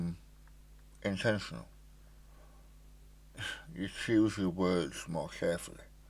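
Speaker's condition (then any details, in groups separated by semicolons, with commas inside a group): Stage 4 tongue cancer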